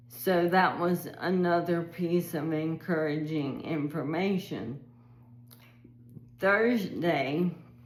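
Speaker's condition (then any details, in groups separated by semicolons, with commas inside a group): ALS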